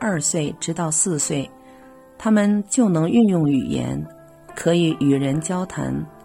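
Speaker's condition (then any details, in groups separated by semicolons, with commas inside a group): No condition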